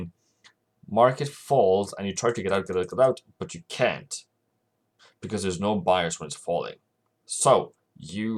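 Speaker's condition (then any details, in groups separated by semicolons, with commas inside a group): No condition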